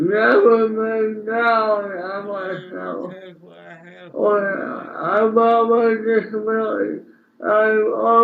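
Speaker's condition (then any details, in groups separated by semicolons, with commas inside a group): Speech impairment after birth surgery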